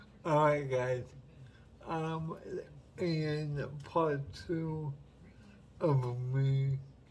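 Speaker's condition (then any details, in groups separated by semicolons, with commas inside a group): Cerebral palsy; uses wheelchair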